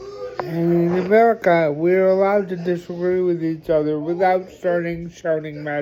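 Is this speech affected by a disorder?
Yes: cerebral palsy.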